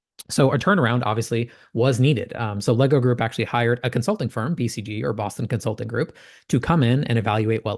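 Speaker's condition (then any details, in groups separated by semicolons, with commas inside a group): No condition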